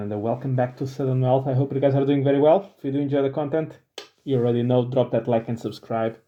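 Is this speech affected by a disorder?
No.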